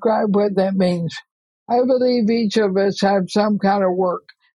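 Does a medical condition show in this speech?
Yes: ALS; neurodegenerative disease affecting the muscles, estimated little over a year to live; gets out of breath easily, gasping while speaking.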